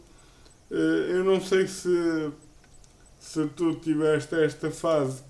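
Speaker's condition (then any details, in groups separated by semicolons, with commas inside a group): Cerebral palsy; uses a wheelchair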